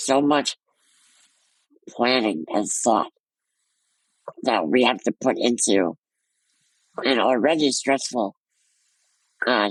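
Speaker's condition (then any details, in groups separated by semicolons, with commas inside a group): Muscular dystrophy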